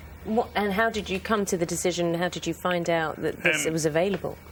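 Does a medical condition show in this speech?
No.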